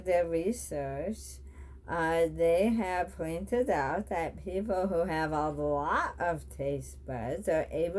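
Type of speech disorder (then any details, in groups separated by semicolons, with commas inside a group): Bulbar dysarthria; bulbar onset ALS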